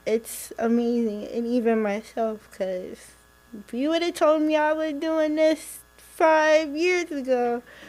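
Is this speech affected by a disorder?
Yes: cerebral palsy.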